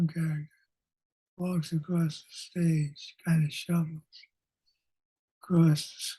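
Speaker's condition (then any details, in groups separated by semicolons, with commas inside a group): Parkinson's disease; lost former character voice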